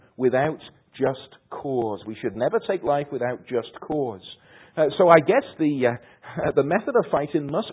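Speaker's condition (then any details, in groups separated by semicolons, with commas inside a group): No condition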